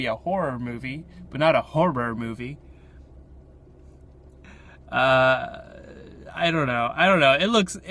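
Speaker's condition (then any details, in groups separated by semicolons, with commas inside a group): No condition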